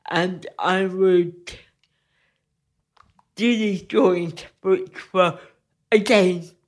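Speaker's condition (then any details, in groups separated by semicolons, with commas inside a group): Cerebral palsy; frequent loss of balance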